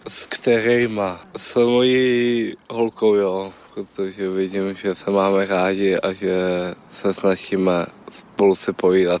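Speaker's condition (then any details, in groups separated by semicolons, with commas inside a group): Down syndrome; present from birth; speaks very well, formulates answers, understands questions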